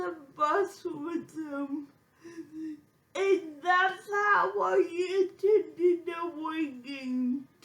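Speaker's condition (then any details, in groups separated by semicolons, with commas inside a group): Physical speech impairment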